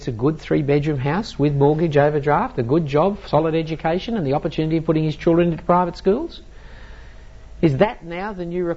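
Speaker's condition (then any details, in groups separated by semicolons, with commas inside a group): No condition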